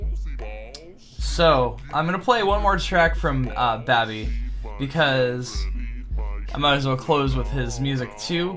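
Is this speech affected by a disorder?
No.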